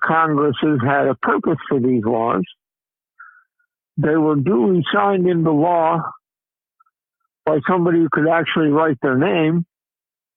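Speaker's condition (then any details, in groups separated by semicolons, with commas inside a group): Cerebral palsy; diagnosed a few days after birth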